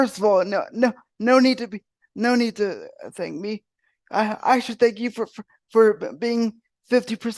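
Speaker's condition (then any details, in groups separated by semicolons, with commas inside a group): Cerebral palsy; wheelchair user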